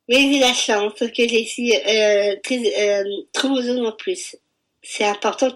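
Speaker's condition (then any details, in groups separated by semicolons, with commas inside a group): Down syndrome (trisomy 21); genetic chromosome 21 anomaly, present from birth, intellectual disability, developmental delay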